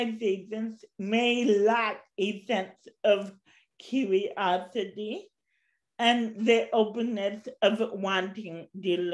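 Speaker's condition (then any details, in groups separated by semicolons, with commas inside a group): Cerebral palsy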